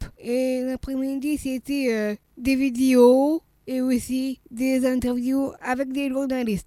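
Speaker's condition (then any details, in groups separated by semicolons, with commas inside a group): Down syndrome; congenital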